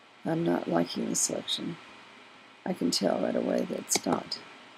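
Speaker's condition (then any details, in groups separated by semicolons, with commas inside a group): No condition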